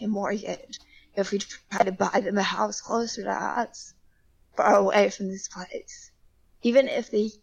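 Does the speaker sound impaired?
Yes: spasmodic dysphonia; vocal disorder audible in recording.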